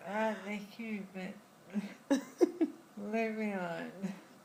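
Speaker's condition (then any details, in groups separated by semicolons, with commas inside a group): Friedreich's ataxia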